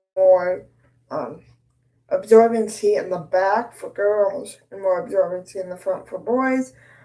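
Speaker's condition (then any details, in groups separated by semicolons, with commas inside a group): Cerebral palsy; both hands affected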